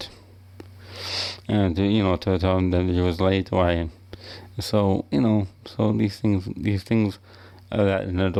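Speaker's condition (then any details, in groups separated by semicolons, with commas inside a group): Cerebral palsy; wheelchair user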